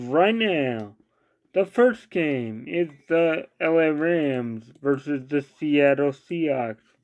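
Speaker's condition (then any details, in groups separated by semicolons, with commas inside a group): Cerebral palsy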